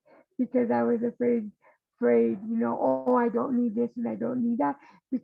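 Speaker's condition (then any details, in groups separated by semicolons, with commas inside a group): Cerebral palsy; worsened with age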